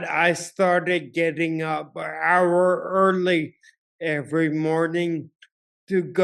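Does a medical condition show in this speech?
Yes: ataxia.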